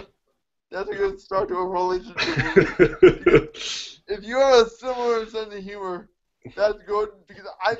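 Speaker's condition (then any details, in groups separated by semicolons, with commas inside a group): Cerebral palsy; mixed quadriplegia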